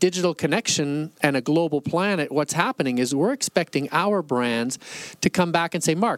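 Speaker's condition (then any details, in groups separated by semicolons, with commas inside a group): No condition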